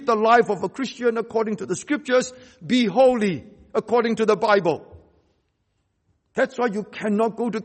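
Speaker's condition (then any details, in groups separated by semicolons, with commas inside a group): No condition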